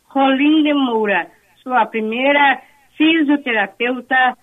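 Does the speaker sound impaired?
Yes: Down syndrome.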